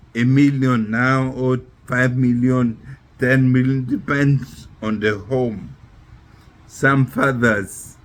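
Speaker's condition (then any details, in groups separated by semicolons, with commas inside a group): Neurological disease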